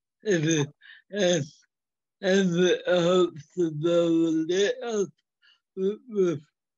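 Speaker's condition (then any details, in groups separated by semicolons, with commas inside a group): Cerebral palsy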